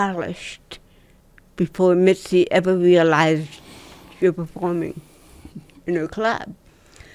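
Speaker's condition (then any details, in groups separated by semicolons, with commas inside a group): Cerebral palsy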